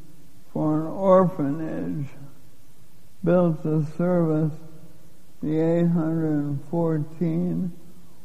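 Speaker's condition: Lou Gehrig's disease; given 3 to 5 years to live

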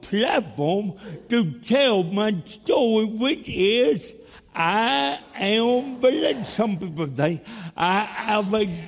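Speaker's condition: Cerebral palsy; speech impediment

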